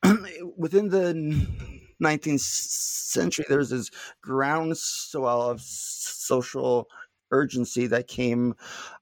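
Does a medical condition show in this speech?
Yes: stuttering; not stuttering much during this interview; little stuttering currently; here prolonged sounds.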